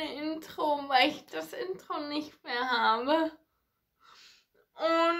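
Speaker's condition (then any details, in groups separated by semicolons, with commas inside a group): Ataxia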